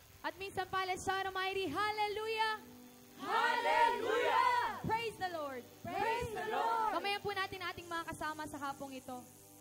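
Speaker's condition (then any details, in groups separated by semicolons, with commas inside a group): No condition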